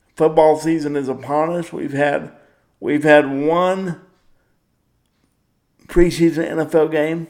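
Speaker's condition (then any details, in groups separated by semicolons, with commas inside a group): Cerebral palsy; power wheelchair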